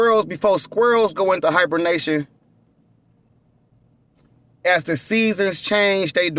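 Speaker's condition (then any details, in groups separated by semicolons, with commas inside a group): No condition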